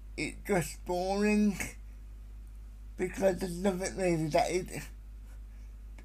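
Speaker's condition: Spastic quadriplegic cerebral palsy; most severe type, present since birth, uses electric wheelchair driven himself, expected non-verbal, began talking at age 6; able to communicate, stutters a lot, worse when distracted by several things

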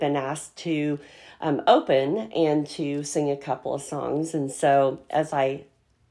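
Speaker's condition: Cleft palate; congenital

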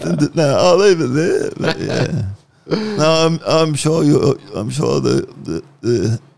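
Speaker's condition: Cerebral palsy; once cold stays cold

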